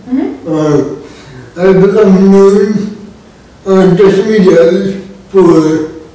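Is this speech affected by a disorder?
Yes: cerebral palsy.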